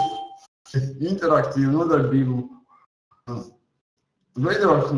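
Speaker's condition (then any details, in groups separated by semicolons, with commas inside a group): Cerebral palsy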